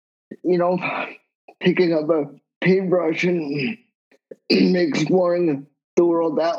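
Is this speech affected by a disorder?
Yes: cerebral palsy; wheelchair user.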